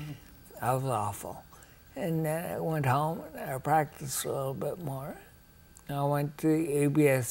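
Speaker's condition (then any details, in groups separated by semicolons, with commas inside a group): Ataxia; rare, progressive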